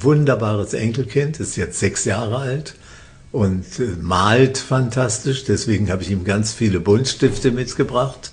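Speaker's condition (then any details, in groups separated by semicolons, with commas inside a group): Parkinson's disease; medication adjusts symptoms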